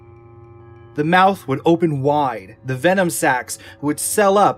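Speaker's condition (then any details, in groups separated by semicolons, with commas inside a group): No condition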